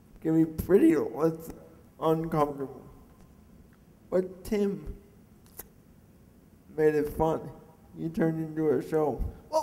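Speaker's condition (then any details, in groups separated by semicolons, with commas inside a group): Cerebral palsy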